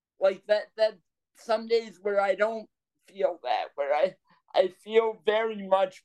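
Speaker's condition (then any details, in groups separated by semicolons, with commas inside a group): Cerebral palsy; power wheelchair since age five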